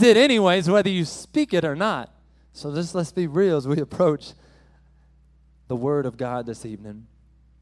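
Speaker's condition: No condition

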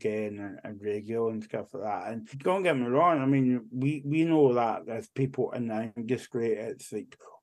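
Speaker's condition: Cerebral palsy; walks and talks now

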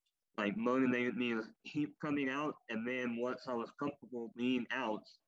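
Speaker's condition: Cleft lip and palate; congenital cleft lip and palate, popliteal pterygium syndrome, genetic disorder, malformed legs, knee arthritis, amputation

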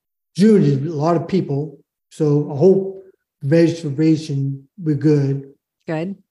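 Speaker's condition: Aphasia after stroke; comprehension

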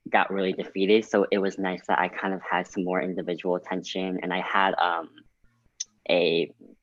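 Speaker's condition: Cleft lip and palate

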